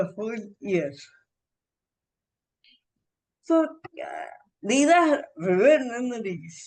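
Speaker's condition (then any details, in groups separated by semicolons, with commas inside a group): Encephalitis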